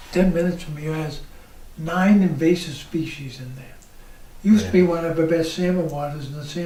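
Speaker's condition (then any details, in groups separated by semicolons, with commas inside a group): ALS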